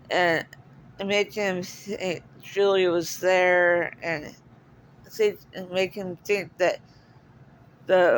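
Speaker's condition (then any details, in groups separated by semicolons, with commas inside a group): Cerebral palsy; speaks differently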